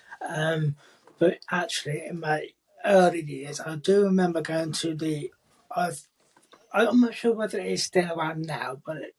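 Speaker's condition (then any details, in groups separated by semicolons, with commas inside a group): Cerebral palsy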